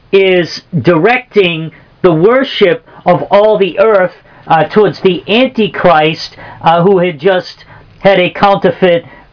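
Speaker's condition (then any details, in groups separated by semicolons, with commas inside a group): No condition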